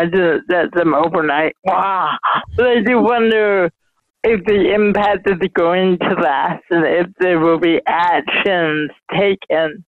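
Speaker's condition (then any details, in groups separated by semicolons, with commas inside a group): Mild cerebral palsy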